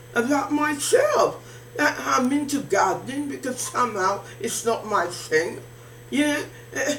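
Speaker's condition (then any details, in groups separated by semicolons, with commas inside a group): Facial palsy; can barely hear own speech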